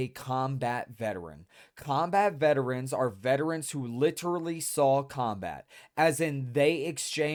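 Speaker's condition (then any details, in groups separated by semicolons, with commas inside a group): No condition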